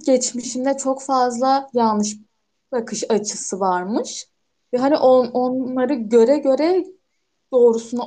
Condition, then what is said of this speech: Stuttering. Not düşelim de yani hani bu kötü değil ama hani ben özgürce kekelemeyi seçtim ve ben kendime her duyguyu yaşatmak istiyorum.